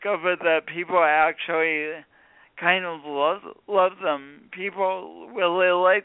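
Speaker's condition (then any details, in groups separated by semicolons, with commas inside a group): Speech impediment from birth injury; born few weeks early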